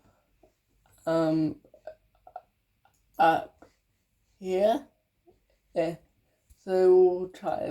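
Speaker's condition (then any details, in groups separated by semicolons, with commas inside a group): Cerebral palsy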